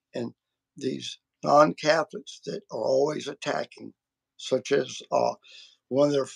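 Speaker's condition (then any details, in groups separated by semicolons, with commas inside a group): Vocal cord surgery; including laser treatment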